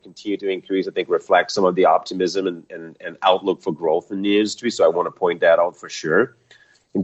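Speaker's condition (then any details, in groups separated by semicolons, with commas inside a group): No condition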